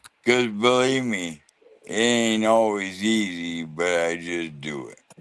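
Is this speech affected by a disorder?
Yes: ALS; losing speech and swallowing.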